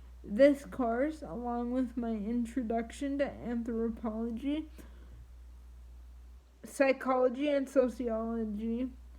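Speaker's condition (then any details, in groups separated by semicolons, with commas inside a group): Triplegic cerebral palsy; spastic triplegia, from birth, two legs one arm, scoliosis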